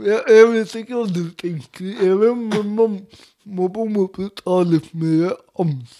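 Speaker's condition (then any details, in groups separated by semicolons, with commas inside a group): Cerebral palsy; speech difficulties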